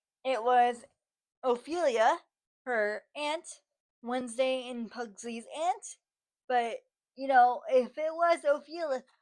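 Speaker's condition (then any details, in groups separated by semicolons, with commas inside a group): Cerebral palsy, spastic; from birth, muscle spasms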